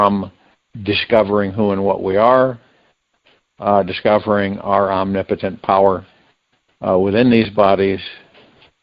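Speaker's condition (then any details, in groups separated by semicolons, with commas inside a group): No condition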